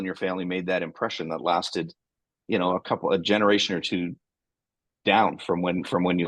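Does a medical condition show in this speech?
No.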